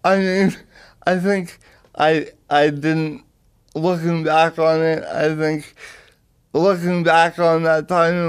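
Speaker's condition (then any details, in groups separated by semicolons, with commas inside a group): Cerebral palsy; washes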